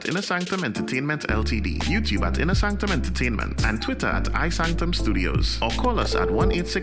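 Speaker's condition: No condition

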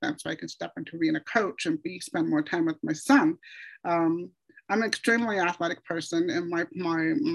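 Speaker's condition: Deafness, hard of hearing/deaf

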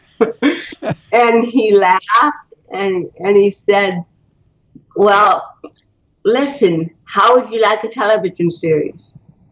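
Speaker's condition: Cerebral palsy; titanium neck limiting looking up

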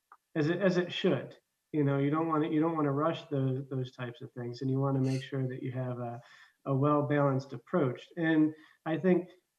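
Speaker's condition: No condition

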